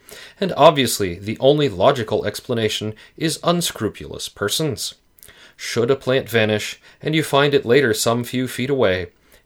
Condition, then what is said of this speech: None; typical speech.